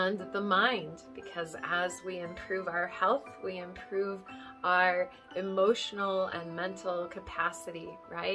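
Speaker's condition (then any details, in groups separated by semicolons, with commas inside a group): No condition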